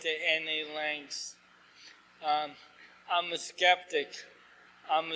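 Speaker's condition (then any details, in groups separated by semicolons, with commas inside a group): ALS; asked to talk slower, clearer, losing voice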